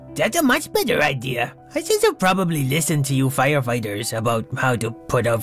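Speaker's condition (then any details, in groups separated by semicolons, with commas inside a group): No condition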